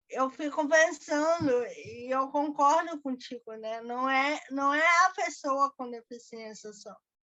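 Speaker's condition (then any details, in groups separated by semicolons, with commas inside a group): Cerebral palsy; diagnosed at about one year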